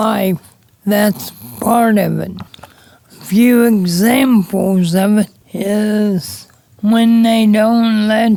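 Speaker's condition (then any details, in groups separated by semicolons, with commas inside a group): Cerebral palsy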